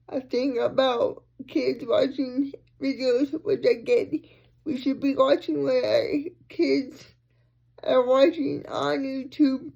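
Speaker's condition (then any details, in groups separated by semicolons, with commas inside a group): Cerebral palsy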